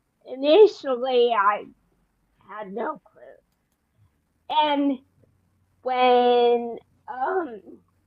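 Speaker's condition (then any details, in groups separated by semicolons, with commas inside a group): Friedreich's ataxia; voice very changed, slight change first noticed in college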